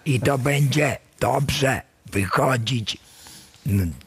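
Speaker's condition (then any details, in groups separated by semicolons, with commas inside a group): Laryngectomy, esophageal speech; total laryngectomy for laryngeal cancer 2 years ago, voice prosthesis; stands to demonstrate esophageal voice, no stoma occlusion; esophageal speech with air-injection grunting, single words, also prosthesis speech, best when standing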